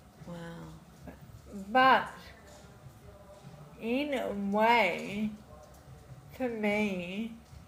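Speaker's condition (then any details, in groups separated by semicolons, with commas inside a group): Friedreich's ataxia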